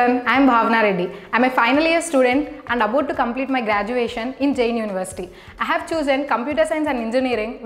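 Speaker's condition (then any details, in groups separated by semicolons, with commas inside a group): No condition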